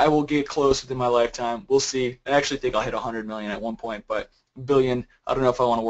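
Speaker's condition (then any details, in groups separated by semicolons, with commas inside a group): No condition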